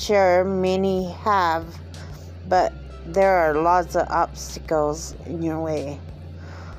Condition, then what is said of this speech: Cerebral palsy. And when I get tired, my speech gets almost lethargic.